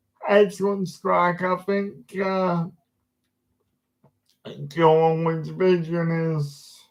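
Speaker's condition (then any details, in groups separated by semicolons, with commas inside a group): Disability affecting speech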